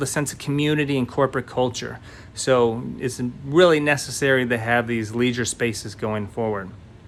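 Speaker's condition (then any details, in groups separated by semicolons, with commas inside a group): No condition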